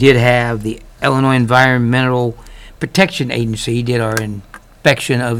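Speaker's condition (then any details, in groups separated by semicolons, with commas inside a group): No condition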